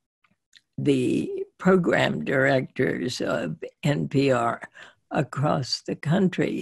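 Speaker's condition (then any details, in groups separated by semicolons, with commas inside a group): Spasmodic dysphonia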